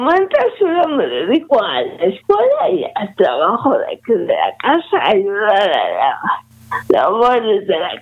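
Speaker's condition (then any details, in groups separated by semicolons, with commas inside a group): Cerebral palsy; premature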